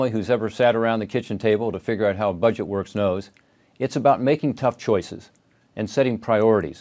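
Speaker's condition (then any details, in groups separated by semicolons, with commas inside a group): No condition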